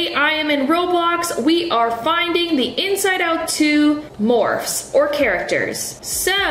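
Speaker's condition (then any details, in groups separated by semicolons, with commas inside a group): No condition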